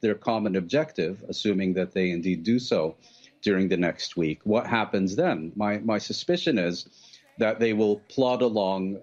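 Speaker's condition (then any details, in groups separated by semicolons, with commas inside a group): No condition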